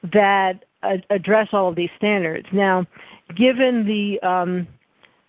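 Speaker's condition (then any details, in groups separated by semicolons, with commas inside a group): No condition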